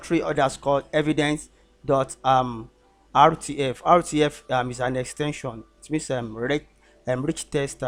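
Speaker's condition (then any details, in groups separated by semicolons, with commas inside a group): No condition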